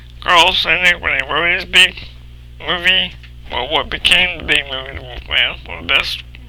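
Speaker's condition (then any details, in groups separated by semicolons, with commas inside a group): Cerebral palsy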